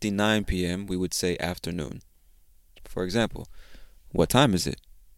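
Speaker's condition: No condition

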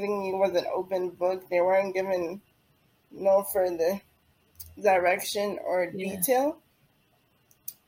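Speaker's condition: Cerebral palsy

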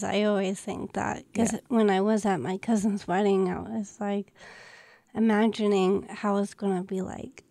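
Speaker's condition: Down syndrome; present since birth

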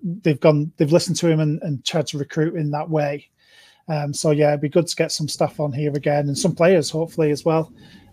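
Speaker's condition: No condition

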